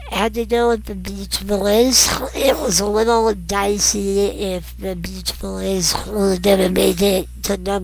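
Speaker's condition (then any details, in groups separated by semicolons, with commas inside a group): Non-progressive muscular dystrophy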